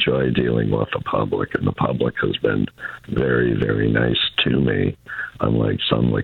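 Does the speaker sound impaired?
Yes: throat cancer; five bouts of cancer, most recent throat cancer, lacks energy since fifth bout; recovered, ongoing throat trouble, taste trouble; voice affected by throat cancer.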